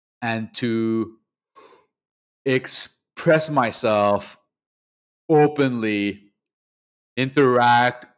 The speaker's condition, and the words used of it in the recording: Stuttering. And just a quick note for the benefit of the listeners I stutter, your internet connection is fine.